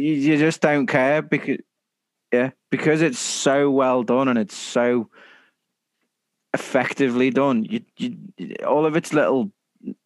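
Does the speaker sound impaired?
Yes: stuttering; here repeated sounds.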